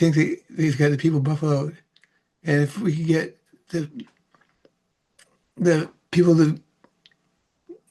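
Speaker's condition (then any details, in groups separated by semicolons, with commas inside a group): Parkinson's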